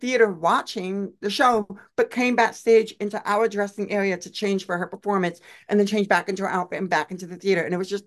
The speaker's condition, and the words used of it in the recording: Deafness. I cannot say her last name. I'm deaf. Give me a break, please.